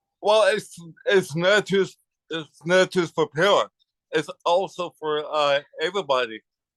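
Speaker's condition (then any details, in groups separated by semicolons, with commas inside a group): Cerebral palsy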